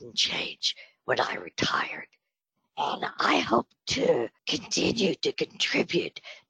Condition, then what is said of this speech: Spasmodic dysphonia. Doesn't do anything for my wrinkles, but it does give me a breathy voice, so I sound like